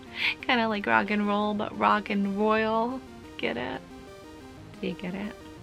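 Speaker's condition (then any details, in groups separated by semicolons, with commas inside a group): No condition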